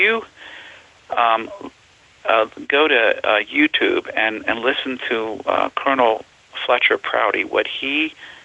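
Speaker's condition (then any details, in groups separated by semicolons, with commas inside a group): No condition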